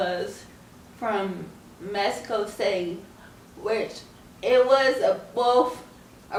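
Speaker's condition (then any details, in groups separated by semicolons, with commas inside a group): Cerebral palsy; scoliosis, spine and leg surgery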